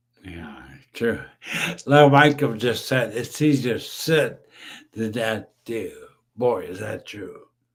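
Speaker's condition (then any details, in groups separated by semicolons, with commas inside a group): Brain injury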